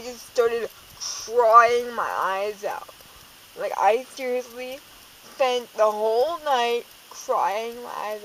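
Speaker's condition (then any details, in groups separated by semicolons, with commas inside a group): Cerebral palsy, dystonic hemiplegia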